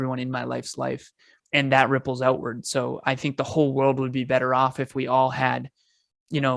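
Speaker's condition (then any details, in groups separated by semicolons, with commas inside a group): No condition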